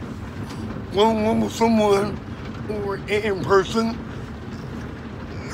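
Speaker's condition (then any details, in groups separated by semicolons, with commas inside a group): Dystonia; very bad day, frequent bad days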